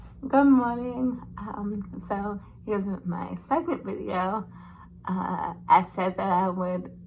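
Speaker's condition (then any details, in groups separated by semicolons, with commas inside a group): Cerebral palsy; since birth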